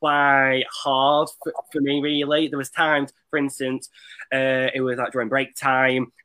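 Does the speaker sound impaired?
Yes: stammer; stammer since age 4, childhood word blocks, speech therapy at age 17; age 21, stammer still present; blocks on initial t, fluent in performed character, worse with scripts, sad topics, stress, flowing easily now; here repeated sounds, prolonged sounds.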